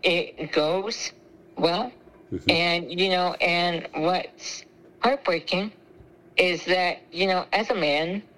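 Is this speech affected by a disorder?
Yes: spinal muscular atrophy; congenital, terminal, given 10 years to live, feeding tube, ventilator, cough assist, suction machine, nebulizers, CPT vest; trouble chewing and swallowing, high choking risk, secretions stay in lungs, fluids via feeding tube.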